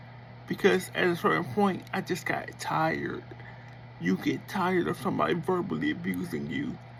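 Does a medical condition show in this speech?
Yes: cerebral palsy; affects speech.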